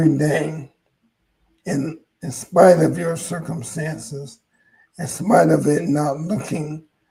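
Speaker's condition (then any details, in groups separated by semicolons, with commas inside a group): ALS; hoarse voice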